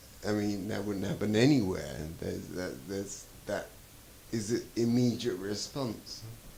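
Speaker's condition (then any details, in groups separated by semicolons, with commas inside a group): Traumatic brain injury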